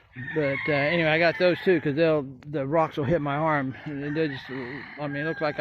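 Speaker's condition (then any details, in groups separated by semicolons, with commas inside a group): No condition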